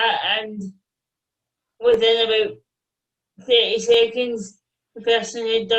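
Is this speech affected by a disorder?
Yes: cerebral palsy.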